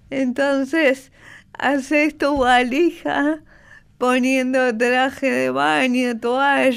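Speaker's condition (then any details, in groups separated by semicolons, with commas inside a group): Cerebral palsy; two respiratory arrests at birth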